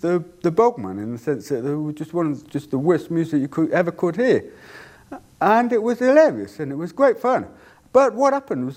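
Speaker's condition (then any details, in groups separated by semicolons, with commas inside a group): Deafness; cannot hear own voice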